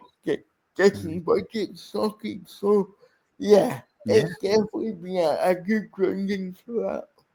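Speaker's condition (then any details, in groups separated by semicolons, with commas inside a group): Cerebral palsy; speech impairment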